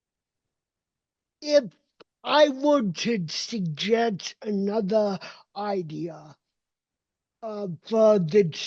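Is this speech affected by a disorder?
Yes: cerebral palsy.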